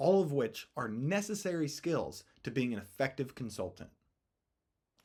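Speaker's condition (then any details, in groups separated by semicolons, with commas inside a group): No condition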